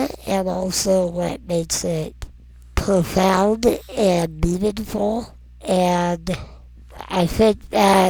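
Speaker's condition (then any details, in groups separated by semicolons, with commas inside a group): Non-progressive muscular dystrophy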